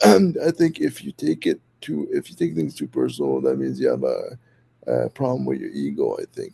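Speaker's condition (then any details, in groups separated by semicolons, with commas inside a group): Cerebral palsy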